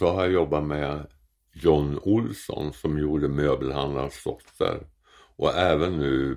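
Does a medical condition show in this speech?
Yes: tongue cancer; half of tongue surgically removed for cancer.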